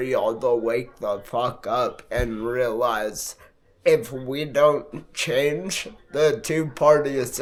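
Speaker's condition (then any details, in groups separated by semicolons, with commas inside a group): Multiple sclerosis; affects hands and left arm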